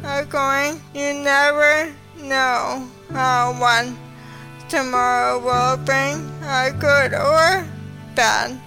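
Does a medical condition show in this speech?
Yes: ALS; diagnosed at about age 33, quickly progressed to walking with cane, recumbent three-wheel trike pedaled with feet; over 8 years since diagnosis.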